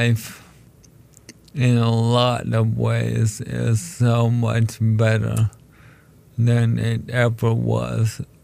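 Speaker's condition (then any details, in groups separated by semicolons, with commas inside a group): ALS; told condition is terminal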